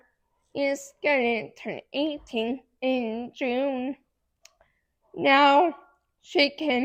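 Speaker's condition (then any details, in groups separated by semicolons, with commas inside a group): Cerebral palsy; affects muscles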